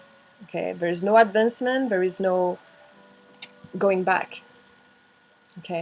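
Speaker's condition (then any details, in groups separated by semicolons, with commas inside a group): No condition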